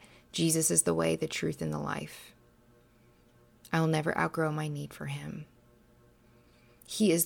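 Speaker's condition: No condition

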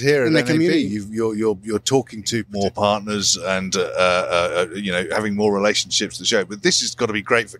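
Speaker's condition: No condition

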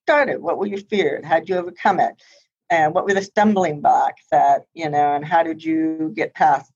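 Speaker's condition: Profound hearing loss, congenital, high-frequency

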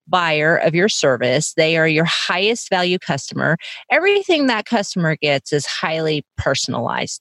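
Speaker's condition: No condition

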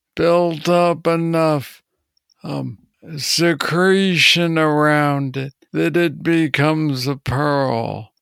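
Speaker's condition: Parkinson's disease, young onset; diagnosed at age 35; clear on good days, slurred words when off, intelligibility varies between episodes

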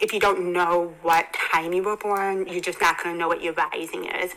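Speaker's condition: Hearing impairment; bilateral cochlear implants

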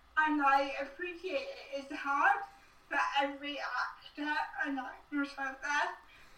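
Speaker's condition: Cerebral palsy

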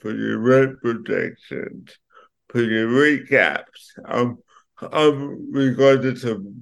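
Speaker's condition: Cerebral palsy; affects speech

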